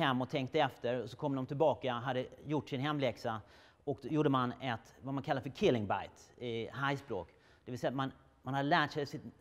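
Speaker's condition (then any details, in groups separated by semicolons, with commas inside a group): No condition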